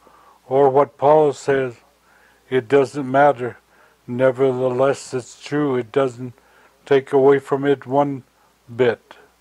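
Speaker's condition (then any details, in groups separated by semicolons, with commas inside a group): Stroke; convalescing at home after aneurysm surgery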